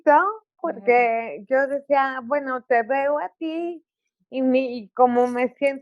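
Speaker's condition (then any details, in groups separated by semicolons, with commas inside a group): Cerebral palsy; articulation affected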